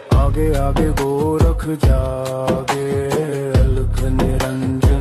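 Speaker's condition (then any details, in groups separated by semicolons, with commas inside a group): No condition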